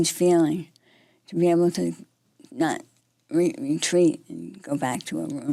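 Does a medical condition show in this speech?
Yes: Parkinson's disease; voice affected, speech may be softer.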